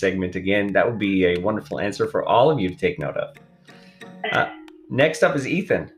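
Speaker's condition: No condition

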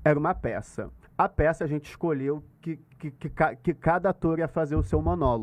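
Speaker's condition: Stuttering; stutter since school years, stand-up comedian performing despite stutter; stutters on stage, has accepted it, works around it on some jokes; losing punchline and timing; repeated words, prolonged sounds

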